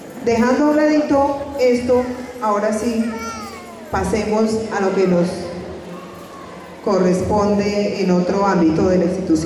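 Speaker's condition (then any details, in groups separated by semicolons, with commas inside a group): No condition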